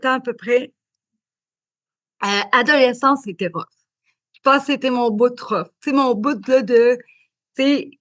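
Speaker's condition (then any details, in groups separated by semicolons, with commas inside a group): Cerebral palsy; learning to speak was challenging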